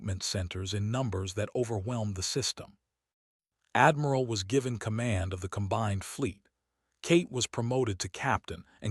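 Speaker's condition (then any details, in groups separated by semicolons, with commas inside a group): No condition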